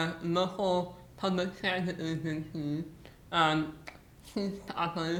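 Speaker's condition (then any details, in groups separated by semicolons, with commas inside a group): Muscular dystrophy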